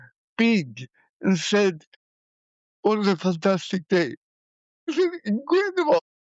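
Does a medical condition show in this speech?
Yes: cerebral palsy.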